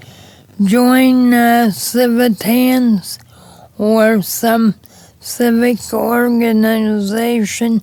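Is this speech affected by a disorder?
Yes: cerebral palsy.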